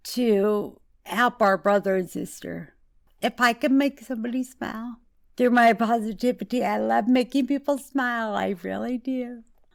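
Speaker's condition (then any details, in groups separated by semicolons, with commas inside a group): Multiple sclerosis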